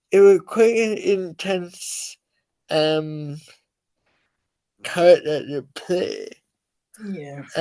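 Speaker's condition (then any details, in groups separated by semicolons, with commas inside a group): Cerebral palsy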